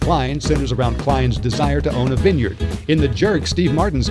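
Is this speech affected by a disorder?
No.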